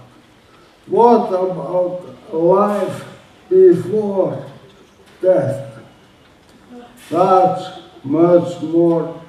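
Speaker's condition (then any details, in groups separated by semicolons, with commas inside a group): Motor neuron disease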